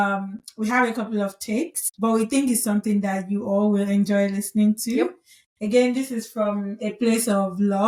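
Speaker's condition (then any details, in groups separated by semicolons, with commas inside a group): No condition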